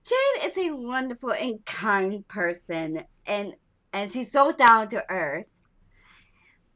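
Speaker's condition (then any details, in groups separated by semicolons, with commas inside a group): Down syndrome; lifelong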